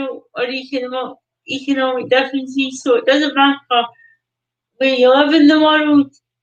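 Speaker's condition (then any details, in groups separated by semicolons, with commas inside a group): Cerebral palsy; predicted never to talk, now talks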